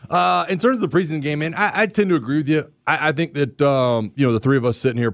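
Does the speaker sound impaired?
No.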